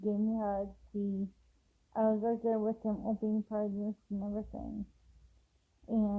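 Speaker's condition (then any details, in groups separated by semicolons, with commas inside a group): Cerebral palsy; affects walking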